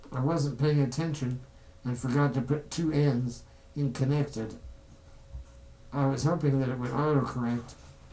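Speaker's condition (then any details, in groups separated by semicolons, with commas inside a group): Spinal muscular atrophy type two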